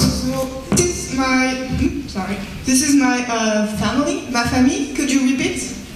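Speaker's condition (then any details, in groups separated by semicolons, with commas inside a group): No condition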